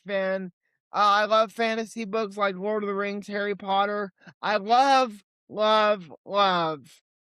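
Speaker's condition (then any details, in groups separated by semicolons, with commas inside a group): Cerebral palsy; limited hand mobility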